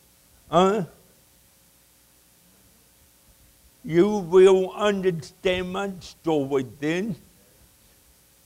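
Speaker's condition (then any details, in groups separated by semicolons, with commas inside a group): Cerebral palsy; cerebral palsy from birth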